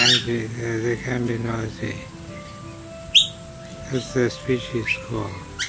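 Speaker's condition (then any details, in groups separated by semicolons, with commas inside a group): Slurred speech from poisoning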